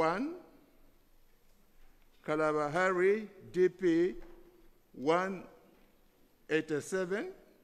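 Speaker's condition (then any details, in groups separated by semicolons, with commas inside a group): No condition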